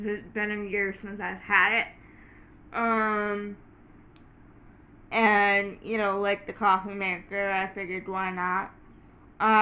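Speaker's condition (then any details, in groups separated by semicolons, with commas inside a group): Cerebral palsy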